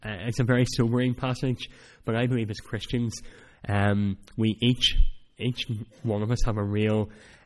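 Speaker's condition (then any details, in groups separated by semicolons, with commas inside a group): Cleft palate; speech not that clear at times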